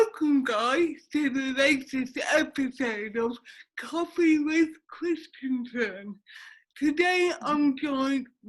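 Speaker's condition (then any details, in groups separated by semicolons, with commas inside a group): Cerebral palsy; affects speech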